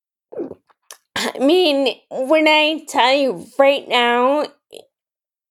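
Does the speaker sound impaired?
Yes: Friedreich's ataxia; rare progressive, form of muscular dystrophy, diagnosed at 17, initially mild, Muscular Dystrophy Association for braces; ambulatory until about 21, then wheeled mobility, over 10 years since diagnosis, unsure if still mild; some speech issues, less pronounced than in others with Friedreich's ataxia.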